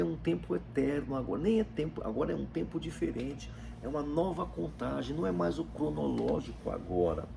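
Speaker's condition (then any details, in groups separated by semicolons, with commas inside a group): No condition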